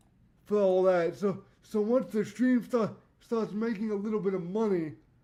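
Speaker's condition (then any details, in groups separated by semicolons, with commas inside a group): Cerebral palsy; voice tone sometimes odd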